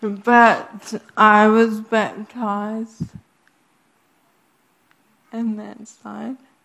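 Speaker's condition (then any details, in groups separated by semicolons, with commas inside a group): Friedreich's ataxia; degenerative, gets worse over time, spinal surgery at 13 for curved spine; progressive, kept getting worse, many things can no longer do, life-limiting; cannot speak if quiet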